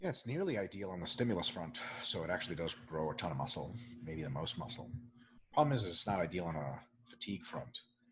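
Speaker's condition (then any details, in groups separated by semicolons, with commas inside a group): No condition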